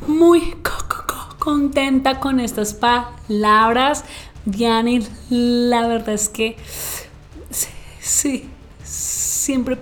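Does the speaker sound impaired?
Yes: stuttering; since childhood, hidden in school by staying silent, emo phase as mask for frustration; speaks openly in public as a person who stutters, hosts podcast; here repeated sounds, prolonged sounds.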